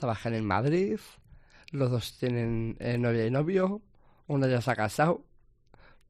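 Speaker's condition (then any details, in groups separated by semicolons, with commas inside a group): Down syndrome; trisomy 21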